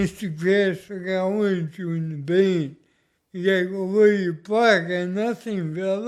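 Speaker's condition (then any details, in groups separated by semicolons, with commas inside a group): Cerebral palsy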